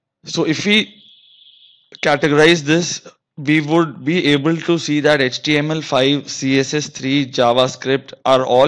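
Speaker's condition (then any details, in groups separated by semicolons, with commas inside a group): No condition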